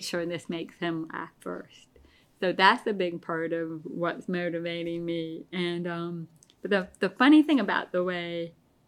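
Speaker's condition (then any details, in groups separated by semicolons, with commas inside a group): Deafness; pretty bad tinnitus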